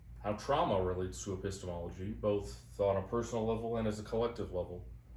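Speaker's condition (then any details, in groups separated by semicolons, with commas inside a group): No condition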